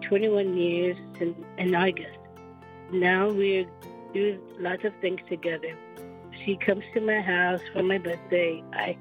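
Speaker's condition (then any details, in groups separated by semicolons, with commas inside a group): Down syndrome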